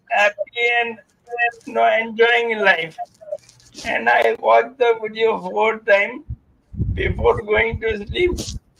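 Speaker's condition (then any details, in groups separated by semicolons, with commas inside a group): Amyotrophic lateral sclerosis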